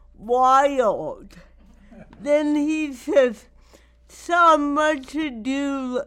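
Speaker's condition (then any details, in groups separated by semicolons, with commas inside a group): Cerebral palsy; not degenerative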